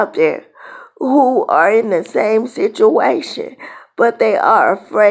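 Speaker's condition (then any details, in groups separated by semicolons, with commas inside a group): Cerebral palsy; born two months premature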